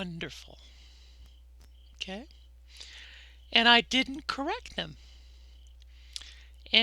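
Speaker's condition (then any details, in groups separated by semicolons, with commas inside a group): No condition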